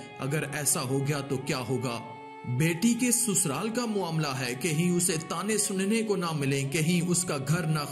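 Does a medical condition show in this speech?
No.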